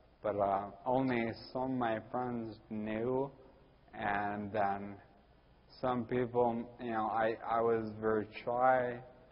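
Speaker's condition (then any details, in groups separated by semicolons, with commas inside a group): Ataxia; speech typical of the condition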